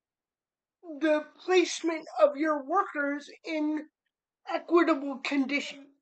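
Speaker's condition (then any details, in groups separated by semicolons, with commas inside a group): Cerebral palsy; spastic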